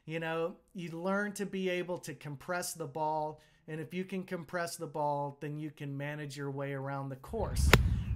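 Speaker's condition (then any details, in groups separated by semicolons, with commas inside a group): No condition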